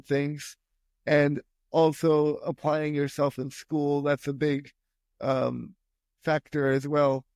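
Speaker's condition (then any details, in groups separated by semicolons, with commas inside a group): Spastic quadriplegic cerebral palsy; speech impairment from brain injury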